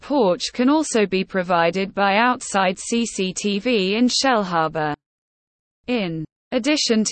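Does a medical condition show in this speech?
No.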